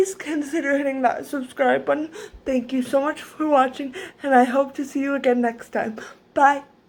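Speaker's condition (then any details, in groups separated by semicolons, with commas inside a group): Cerebral palsy, severe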